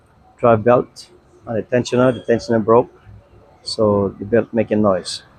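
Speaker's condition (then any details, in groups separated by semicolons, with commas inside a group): No condition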